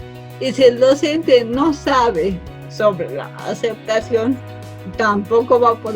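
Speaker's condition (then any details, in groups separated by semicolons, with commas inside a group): Cerebral palsy from birth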